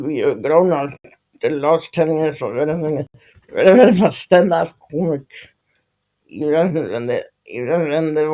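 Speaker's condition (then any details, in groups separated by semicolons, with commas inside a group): Dystonia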